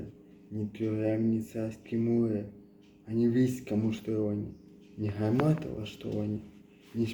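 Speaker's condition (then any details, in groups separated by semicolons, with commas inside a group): Cerebral palsy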